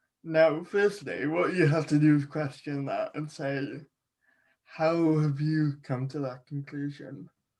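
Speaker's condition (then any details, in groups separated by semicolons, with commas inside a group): Cerebral palsy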